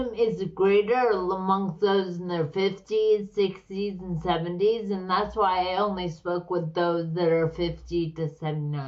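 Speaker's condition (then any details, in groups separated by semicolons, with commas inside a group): Slurred speech; slurred, stroke-like speech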